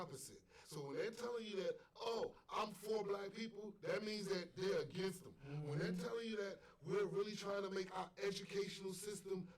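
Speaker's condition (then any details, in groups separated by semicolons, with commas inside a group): No condition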